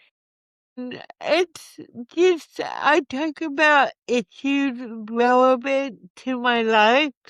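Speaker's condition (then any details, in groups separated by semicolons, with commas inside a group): Cerebral palsy; from birth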